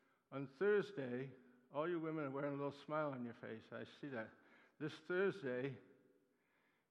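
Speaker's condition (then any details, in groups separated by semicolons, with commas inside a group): Parkinson's disease; neuropathy attacks nerves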